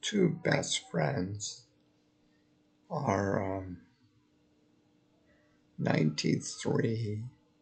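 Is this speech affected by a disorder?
Yes: multiple sclerosis.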